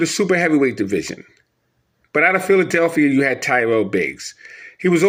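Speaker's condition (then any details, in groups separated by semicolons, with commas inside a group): No condition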